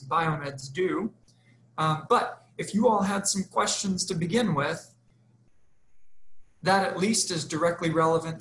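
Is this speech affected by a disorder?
No.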